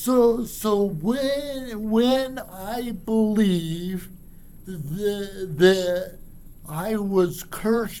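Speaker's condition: Cerebral palsy; from birth

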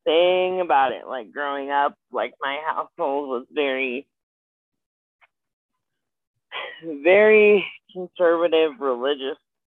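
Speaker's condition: Spastic quadriplegic cerebral palsy; not paralysis

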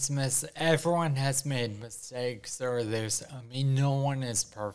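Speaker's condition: Ataxia after strokes, mild; knew only ASL alphabet

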